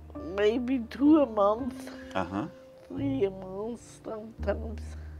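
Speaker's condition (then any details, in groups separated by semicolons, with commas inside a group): Multiple sclerosis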